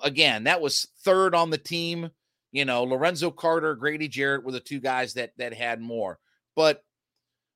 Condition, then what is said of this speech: No condition.